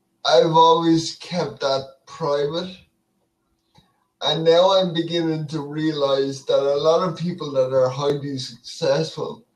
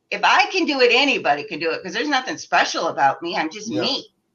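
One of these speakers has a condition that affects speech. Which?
The first: cerebral palsy; cerebral palsy, affects balance and walking; speech affected.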